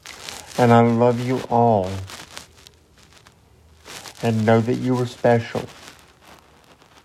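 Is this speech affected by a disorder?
Yes: cerebral palsy; cerebral palsy since birth, wheelchair user.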